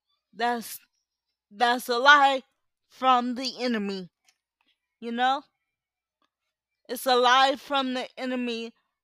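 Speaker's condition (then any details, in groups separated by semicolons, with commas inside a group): Cerebral palsy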